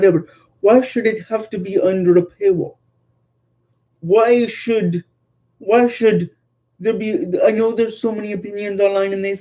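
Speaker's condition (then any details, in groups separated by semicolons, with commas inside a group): Cerebral palsy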